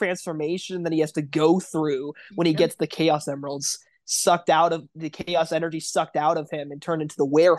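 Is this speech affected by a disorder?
No.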